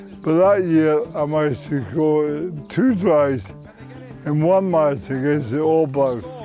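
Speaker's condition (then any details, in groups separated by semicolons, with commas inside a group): Motor neurone disease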